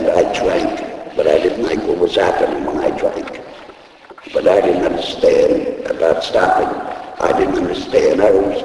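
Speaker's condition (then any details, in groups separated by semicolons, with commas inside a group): Laryngectomy; voice first lost at racetrack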